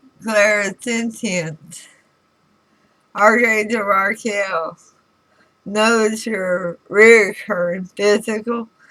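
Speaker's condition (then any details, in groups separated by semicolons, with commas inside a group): Throat cancer radiation damage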